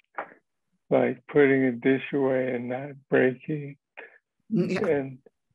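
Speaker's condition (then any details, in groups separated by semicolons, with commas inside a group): Parkinson's disease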